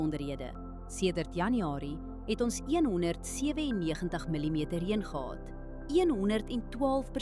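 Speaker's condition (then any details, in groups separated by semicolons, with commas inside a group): No condition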